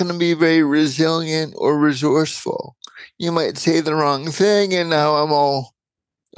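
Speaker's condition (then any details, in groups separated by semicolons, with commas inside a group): Cerebral palsy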